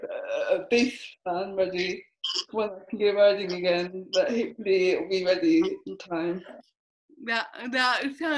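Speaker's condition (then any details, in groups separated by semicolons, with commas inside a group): Cerebral palsy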